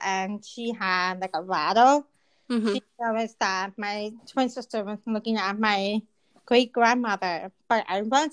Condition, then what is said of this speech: Deafness. So I apologize in advance if I'm not speaking clearly or if I can't understand the question.